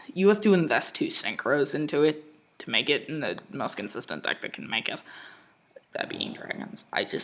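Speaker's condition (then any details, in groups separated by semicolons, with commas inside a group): No condition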